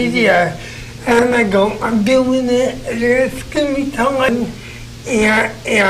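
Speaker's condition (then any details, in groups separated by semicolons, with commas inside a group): Cerebral palsy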